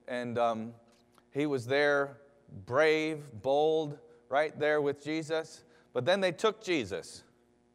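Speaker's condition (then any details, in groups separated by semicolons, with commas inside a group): No condition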